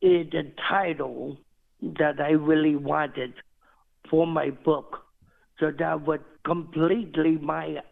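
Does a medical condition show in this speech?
Yes: cerebral palsy; diagnosed at 6 months, never expected to walk, later learned to walk, ran New York City Marathon.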